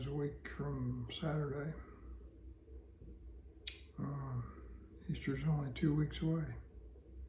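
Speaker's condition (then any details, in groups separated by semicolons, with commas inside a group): Parkinson's disease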